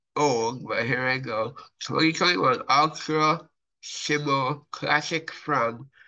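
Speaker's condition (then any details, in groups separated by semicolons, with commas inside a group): Cerebral palsy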